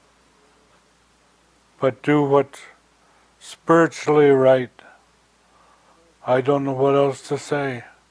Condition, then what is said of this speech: Stroke. Then his speech slurred because of that stroke.